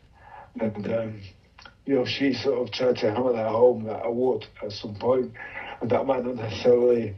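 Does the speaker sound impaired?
Yes: motor neuron disease; first physiotherapist Amy Parkes, occupational therapist help with gadgetry.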